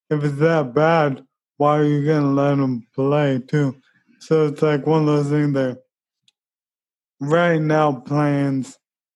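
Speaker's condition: ALS; unable to run

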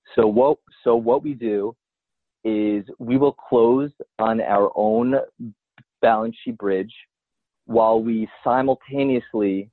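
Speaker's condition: Stutter; years ago caused strong fear of answering the phone; ongoing stutter evident in speech; frequent word and phrase repetitions, part-word repetitions, many fillers like um and uh; prolonged sounds

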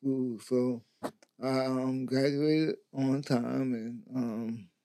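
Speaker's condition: Stroke; football hit

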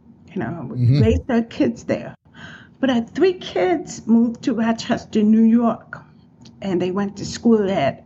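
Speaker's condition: Profound deafness, acquired, profound; progressive hereditary hearing loss, born hearing

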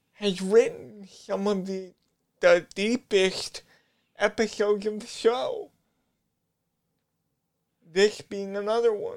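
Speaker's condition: Cerebral palsy; brain disorder, brain injury

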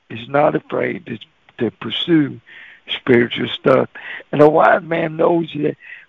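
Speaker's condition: Cerebral palsy; walks really funny

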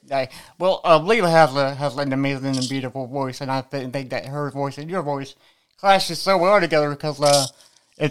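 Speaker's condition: Cerebral palsy

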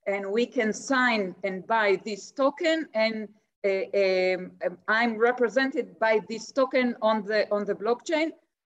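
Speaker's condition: No condition

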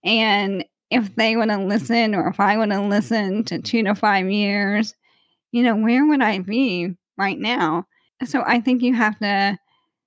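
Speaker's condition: ALS; voice weaker when tired or after much talking

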